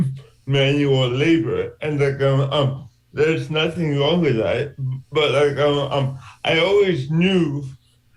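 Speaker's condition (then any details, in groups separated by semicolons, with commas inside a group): Cerebral palsy; from birth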